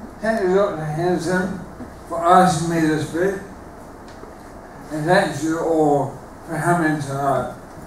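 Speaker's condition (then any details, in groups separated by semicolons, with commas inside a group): Motor neuron disease, bulbar onset; slurred words first symptom, speech audibly affected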